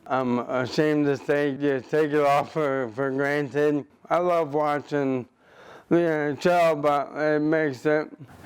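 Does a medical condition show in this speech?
Yes: ALS; affects arms, hands, neck, tongue, lips, cheeks, throat; in phase three stem cell trial; slurred, poor speech, expects to lose speech entirely.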